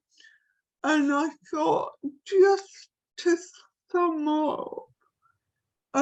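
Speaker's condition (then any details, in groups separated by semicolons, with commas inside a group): Cerebral palsy; from birth, affects limbs and neck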